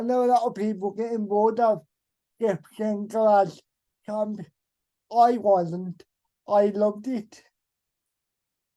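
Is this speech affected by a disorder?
Yes: cerebral palsy.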